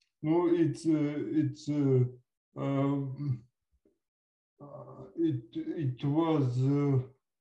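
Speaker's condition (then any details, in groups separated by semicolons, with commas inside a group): Cerebral palsy; from birth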